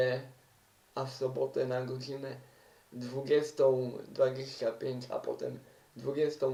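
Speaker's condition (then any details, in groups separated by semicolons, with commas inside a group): Cerebral palsy; uses wheelchair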